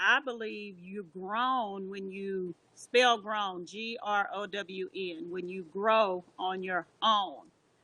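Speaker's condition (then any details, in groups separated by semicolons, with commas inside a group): No condition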